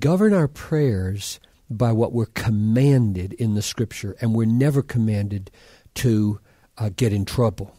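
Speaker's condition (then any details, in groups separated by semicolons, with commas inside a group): No condition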